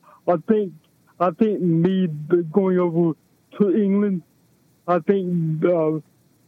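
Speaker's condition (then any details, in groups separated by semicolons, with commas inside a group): Cerebral palsy; affects movement, balance and posture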